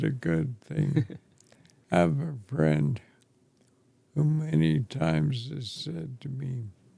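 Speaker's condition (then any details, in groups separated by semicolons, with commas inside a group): ALS; affects chest and throat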